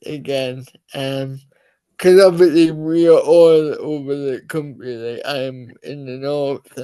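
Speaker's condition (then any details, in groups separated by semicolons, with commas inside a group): Cerebral palsy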